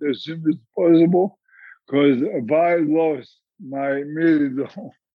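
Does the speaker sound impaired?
Yes: motor neurone disease; about 4.5 years in, arm weakness, cannot brace with arms when falling.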